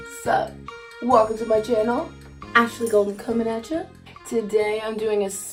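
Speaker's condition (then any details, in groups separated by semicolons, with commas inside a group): No condition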